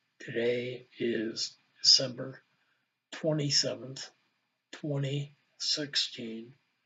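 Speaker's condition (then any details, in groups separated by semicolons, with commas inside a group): Ataxia; balance and speech deficit; diagnosed within last four months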